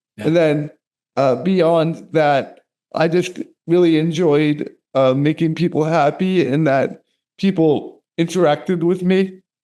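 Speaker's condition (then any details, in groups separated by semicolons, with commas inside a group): Cerebral palsy; speech affected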